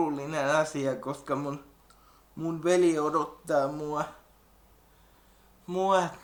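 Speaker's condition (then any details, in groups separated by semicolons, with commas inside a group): Cerebral palsy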